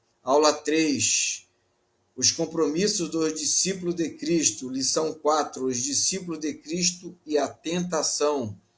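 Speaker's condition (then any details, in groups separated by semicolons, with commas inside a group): No condition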